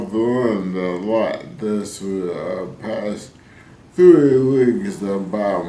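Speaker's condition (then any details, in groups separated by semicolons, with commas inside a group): ALS; spasticity main symptom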